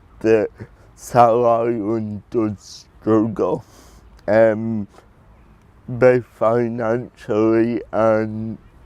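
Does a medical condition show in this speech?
Yes: cerebral palsy.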